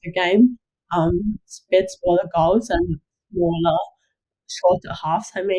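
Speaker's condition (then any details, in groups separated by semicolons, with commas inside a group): Ataxic cerebral palsy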